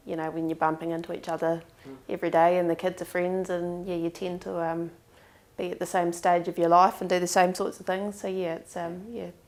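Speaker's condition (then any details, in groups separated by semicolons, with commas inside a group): No condition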